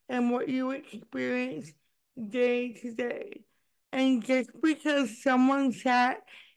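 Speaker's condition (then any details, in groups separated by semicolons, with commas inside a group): Cerebral palsy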